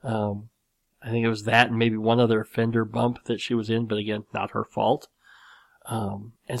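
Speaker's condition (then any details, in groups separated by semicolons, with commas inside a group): Cleft lip and palate; nose still slightly crooked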